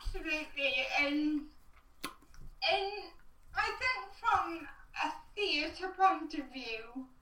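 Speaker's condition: Cerebral palsy; visible as soon as walking into a room

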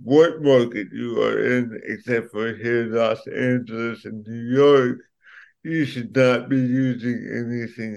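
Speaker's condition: Cerebral palsy; affects speech

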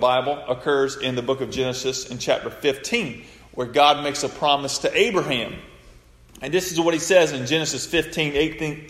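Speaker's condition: No condition

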